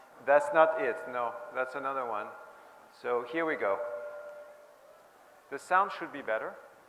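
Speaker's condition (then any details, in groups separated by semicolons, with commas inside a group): No condition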